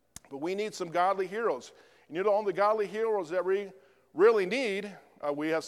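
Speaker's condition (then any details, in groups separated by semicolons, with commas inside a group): No condition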